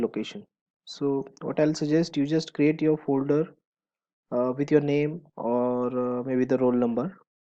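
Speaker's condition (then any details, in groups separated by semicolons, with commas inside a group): No condition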